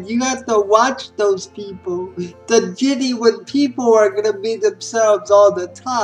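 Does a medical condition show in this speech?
Yes: spastic cerebral palsy; spastic quadriplegic.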